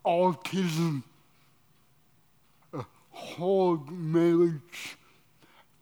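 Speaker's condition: Cerebral palsy

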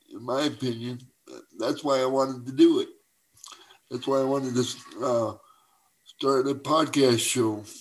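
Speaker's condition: Cerebral palsy; cerebral palsy from birth

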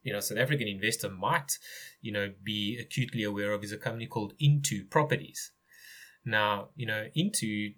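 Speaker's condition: No condition

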